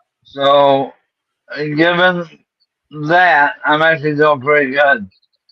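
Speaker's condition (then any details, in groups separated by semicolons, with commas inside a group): ALS; diagnosed about a month ago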